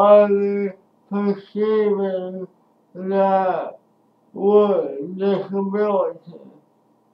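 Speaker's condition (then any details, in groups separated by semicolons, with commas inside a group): Speech impairment after birth surgery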